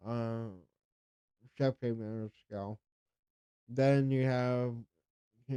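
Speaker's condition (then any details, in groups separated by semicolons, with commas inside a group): Cerebral palsy; speech affected by cerebral palsy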